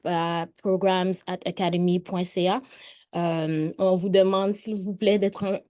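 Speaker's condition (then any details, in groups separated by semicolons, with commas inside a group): No condition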